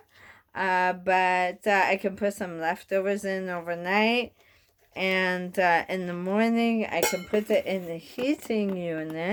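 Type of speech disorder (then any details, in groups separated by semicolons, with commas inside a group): Bulbar dysarthria; bulbar onset ALS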